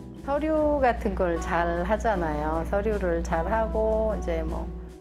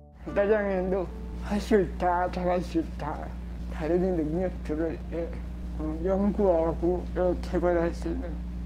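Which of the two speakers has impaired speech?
The second: brain lesion disability.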